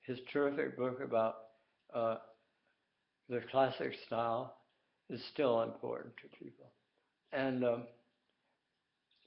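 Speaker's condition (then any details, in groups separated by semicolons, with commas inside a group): Tongue cancer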